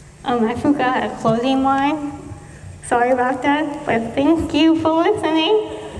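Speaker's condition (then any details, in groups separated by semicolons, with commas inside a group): Cerebral palsy; speech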